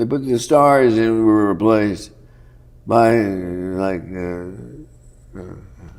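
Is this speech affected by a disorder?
Yes: Parkinson's; worsening, often debilitating.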